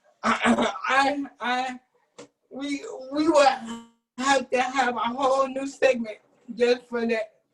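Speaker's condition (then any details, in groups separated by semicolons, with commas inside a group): Cerebral palsy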